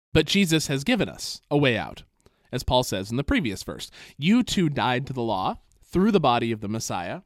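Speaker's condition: No condition

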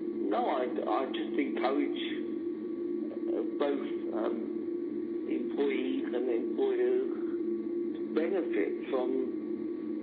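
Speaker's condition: Cerebral palsy; neurological condition, does not drive, needs support worker; needs extra support at work, slow typer, dictates to support worker, needs help to drive

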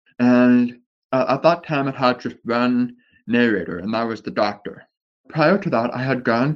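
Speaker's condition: Deafness with speech impediment; born deaf, years of speech therapy, English not familiar, cannot really hear voices in interviews; speech shaped by years of speech therapy; some words difficult to say, must adjust tongue to speak properly

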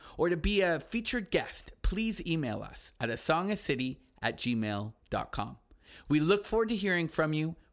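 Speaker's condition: No condition

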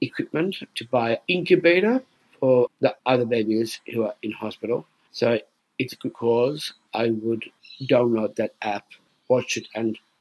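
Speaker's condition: Down syndrome

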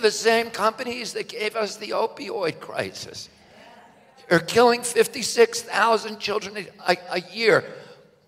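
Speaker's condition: Spasmodic dystonia; not sick or upset

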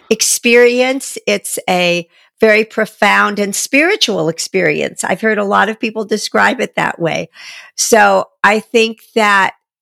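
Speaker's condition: No condition

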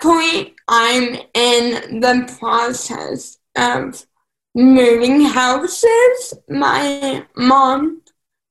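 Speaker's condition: Cerebral palsy; some mental developmental delay

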